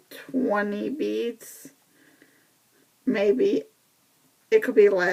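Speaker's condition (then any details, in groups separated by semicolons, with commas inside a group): Cerebral palsy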